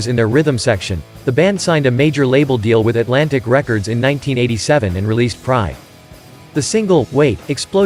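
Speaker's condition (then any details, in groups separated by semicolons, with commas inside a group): No condition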